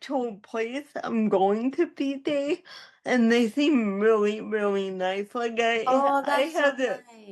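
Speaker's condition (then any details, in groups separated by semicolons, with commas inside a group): Cerebral palsy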